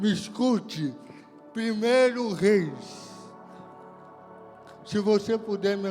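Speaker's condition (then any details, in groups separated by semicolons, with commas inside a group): Cerebral palsy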